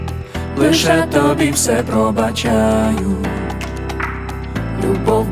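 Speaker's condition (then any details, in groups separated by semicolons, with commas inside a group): No condition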